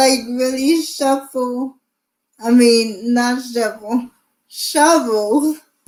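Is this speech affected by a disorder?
Yes: cerebral palsy.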